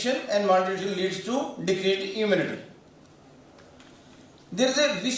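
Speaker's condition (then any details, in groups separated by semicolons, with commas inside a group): No condition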